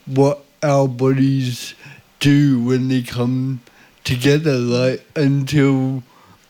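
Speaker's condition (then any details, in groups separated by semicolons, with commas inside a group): Cerebral palsy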